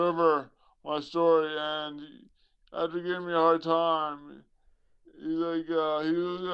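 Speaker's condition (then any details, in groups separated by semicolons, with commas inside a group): Traumatic brain injury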